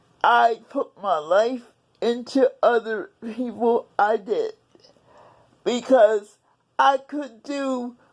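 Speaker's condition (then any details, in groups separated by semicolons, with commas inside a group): Cerebral palsy; several unnoticed strokes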